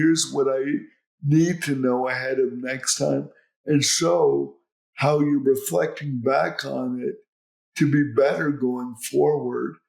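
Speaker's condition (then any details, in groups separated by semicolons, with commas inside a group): Cerebral palsy; speech unclear since childhood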